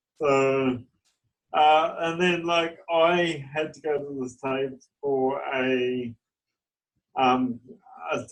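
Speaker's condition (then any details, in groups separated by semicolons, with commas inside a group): Cerebral palsy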